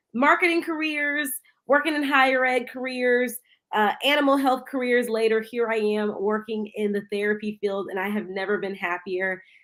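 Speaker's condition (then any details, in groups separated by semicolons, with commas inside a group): No condition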